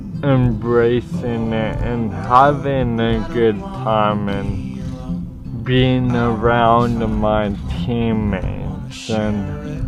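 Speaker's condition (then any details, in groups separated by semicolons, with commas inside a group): Cerebral palsy; affects muscle; runs competitively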